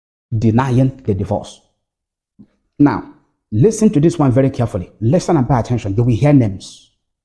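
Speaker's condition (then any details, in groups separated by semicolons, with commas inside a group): No condition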